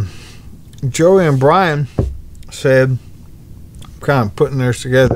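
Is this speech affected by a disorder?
Yes: ALS; bulbar-upper onset, tongue.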